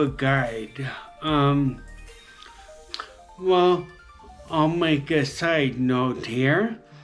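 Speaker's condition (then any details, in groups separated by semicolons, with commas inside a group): Traumatic brain injury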